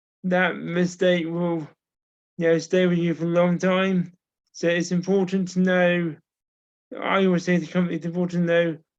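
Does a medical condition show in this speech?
Yes: cerebral palsy; from birth, uses wheelchair.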